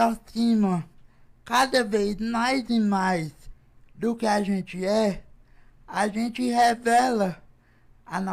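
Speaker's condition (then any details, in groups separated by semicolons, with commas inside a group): Cerebral palsy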